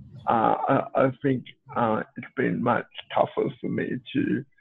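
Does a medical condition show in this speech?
Yes: cerebral palsy.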